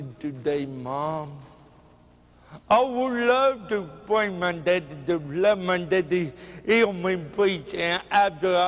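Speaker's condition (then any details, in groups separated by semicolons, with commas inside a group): Cerebral palsy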